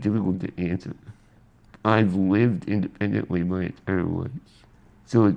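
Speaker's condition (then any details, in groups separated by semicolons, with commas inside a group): Spinal muscular atrophy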